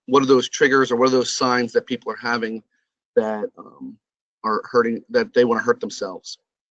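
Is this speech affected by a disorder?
No.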